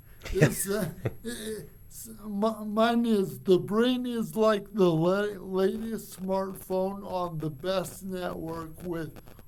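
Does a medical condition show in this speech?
Yes: cerebral palsy; from birth.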